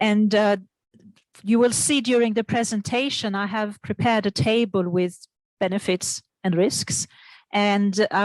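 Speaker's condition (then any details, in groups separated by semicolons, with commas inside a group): No condition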